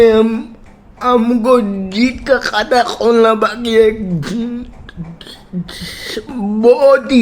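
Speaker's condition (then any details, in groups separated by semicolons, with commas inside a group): Cerebral palsy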